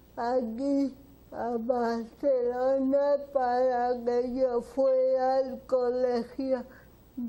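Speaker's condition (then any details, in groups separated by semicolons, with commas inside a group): Cerebral palsy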